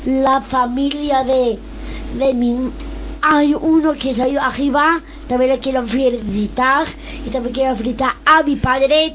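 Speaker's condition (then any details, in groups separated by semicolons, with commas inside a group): Down syndrome; radio program of fundación síndrome de down de madrid; reads news item aloud on live radio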